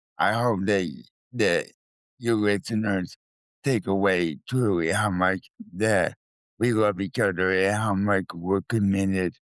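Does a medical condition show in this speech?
Yes: cerebral palsy.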